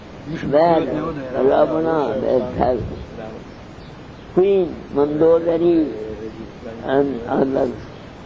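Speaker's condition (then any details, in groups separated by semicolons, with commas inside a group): Deafness; long fluent English story narration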